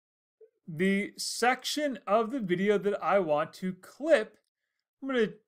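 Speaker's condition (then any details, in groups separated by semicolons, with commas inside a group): No condition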